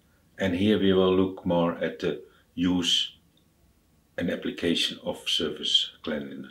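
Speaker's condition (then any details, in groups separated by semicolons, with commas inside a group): No condition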